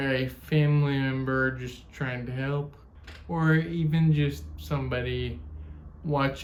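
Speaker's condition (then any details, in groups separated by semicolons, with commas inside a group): Ataxia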